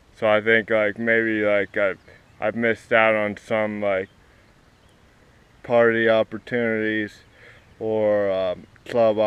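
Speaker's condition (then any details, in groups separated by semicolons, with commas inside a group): Cerebral palsy; spastic, affects walking and legs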